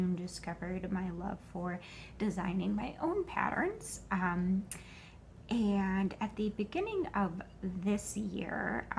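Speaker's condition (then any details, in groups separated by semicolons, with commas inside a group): No condition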